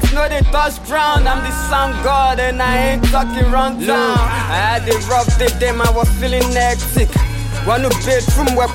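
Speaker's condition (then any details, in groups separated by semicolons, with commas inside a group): No condition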